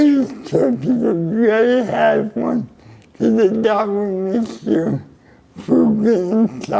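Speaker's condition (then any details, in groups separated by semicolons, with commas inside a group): Cerebral palsy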